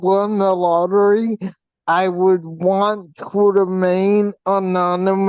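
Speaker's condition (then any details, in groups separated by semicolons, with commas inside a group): Facial paralysis from hydrocephalus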